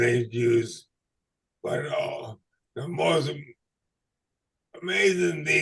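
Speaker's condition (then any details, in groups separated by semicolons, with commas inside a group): ALS/MND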